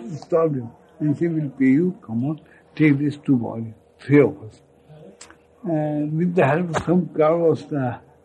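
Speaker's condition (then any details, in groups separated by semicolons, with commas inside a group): Speech loss after head injury; heavy speech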